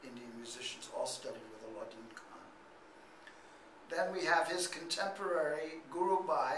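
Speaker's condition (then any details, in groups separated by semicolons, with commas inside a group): No condition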